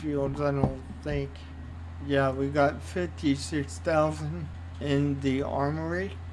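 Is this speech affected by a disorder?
Yes: cerebral palsy; only one hand usable.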